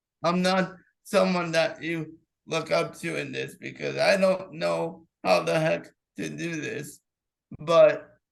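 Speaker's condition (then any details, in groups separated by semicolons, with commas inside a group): Cerebral palsy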